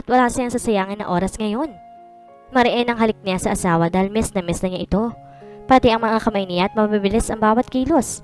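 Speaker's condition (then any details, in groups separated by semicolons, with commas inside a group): No condition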